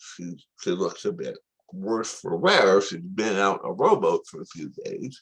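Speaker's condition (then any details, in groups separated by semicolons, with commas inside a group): Tongue cancer surgery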